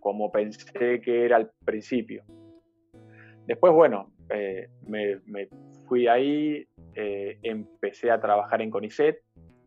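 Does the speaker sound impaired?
Yes: stuttering; developmental stuttering, began when starting to speak around age two to four, never stopped; not fluent, blocks and repetitions, some days many blocks; here repeated words, prolonged sounds.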